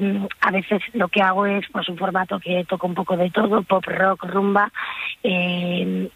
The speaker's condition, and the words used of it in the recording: Vocal nodules. Digo, no, es que tengo la voz rota, de verdad.